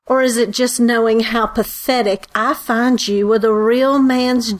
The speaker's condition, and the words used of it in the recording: None; typical speech.